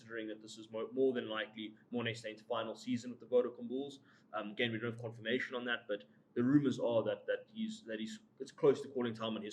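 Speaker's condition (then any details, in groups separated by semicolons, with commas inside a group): No condition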